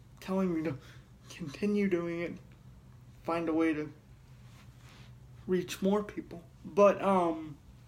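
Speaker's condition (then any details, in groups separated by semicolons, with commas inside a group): Cerebral palsy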